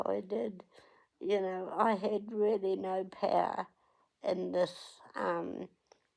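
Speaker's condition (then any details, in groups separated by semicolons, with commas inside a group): Cerebral palsy; onset at 8 days old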